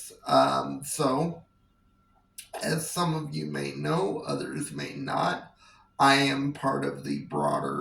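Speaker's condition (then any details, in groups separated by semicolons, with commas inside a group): Cerebral palsy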